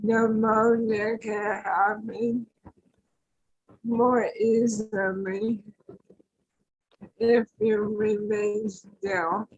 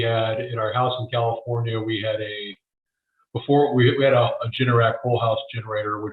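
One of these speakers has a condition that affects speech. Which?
The first: ALS; tracheostomy; after tracheostomy.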